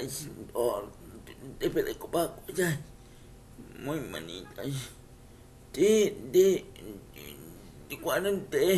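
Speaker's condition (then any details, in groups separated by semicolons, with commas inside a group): Cerebral palsy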